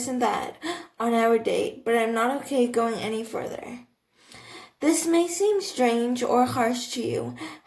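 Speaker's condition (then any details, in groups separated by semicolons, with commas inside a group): Cerebral palsy, athetoid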